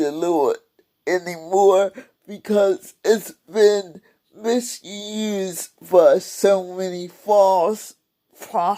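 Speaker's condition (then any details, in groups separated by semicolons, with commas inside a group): Cerebral palsy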